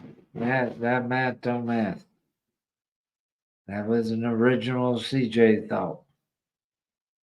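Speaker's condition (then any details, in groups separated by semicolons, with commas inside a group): ALS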